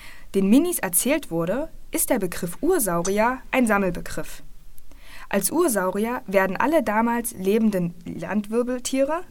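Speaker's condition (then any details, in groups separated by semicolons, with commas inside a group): No condition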